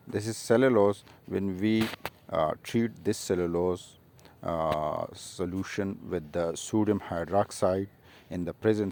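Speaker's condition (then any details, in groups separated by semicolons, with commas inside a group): No condition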